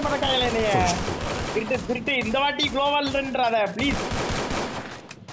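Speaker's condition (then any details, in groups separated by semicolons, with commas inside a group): No condition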